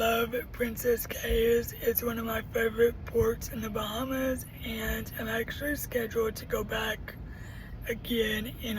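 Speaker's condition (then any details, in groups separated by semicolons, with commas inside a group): Cerebral palsy; uses a wheelchair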